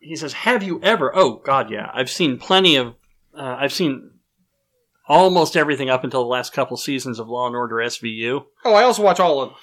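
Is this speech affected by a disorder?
Yes: cleft palate; first fake tooth built up over real tooth, stained brown, cannot be bleached; age 50.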